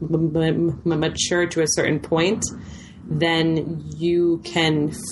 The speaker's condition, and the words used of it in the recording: Stuttering. There are some situations where stuttering can be hard and challenging, but I'm not trying not to stutter.